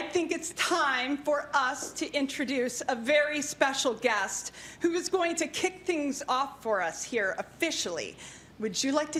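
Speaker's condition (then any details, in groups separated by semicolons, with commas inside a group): No condition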